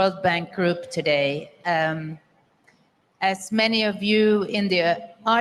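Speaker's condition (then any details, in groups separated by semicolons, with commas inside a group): No condition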